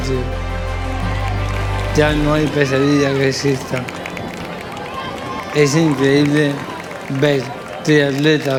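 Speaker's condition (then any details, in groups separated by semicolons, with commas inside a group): Amyotrophic lateral sclerosis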